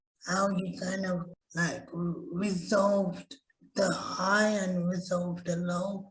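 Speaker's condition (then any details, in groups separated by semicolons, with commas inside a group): Cerebral palsy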